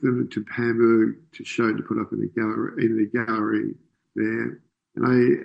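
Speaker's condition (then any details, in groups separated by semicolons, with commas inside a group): Parkinson's disease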